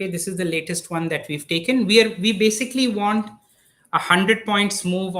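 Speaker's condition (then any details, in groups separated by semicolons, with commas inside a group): No condition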